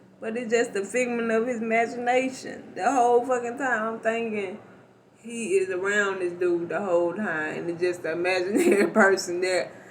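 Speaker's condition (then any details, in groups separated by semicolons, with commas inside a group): Cerebral palsy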